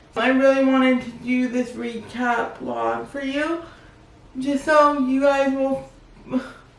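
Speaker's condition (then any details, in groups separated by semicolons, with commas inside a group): Cerebral palsy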